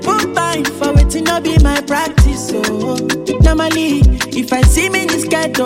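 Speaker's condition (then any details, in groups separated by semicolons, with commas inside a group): No condition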